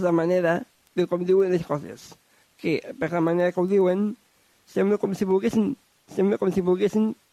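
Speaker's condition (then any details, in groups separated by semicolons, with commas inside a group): Down syndrome; extra chromosome, different learning pace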